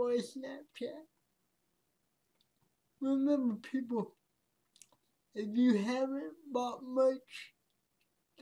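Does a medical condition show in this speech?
Yes: cerebral palsy; speech affected.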